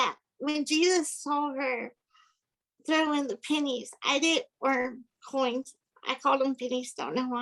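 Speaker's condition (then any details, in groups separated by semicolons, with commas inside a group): Cerebral palsy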